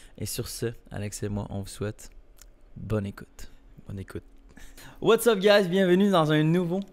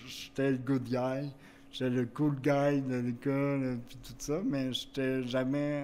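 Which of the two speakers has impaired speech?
The second: cerebral palsy; wheelchair use.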